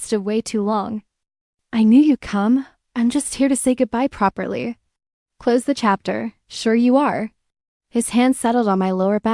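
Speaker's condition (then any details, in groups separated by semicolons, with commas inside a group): No condition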